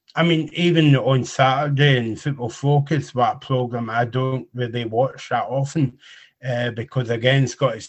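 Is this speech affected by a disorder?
Yes: cerebral palsy.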